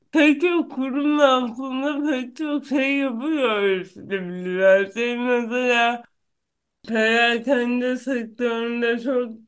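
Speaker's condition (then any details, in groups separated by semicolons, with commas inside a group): Cerebral palsy; onset at birth from birth complications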